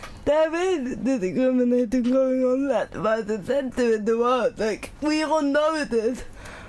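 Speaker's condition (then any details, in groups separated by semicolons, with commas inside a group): Cerebral palsy; cerebral palsy affecting arms and legs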